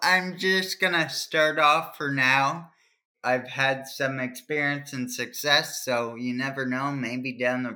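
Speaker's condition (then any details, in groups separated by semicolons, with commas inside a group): Cerebral palsy; brain injury from oxygen loss at fast birth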